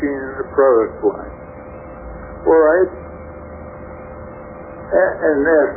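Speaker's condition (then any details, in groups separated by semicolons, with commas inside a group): Stroke affecting throat muscles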